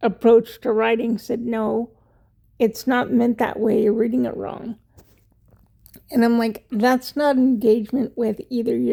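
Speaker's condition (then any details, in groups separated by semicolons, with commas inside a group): Cerebral palsy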